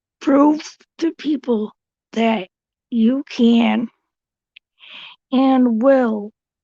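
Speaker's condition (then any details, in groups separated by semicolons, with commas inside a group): Cerebral palsy; since birth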